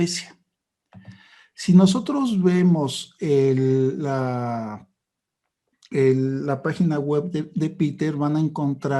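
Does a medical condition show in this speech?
No.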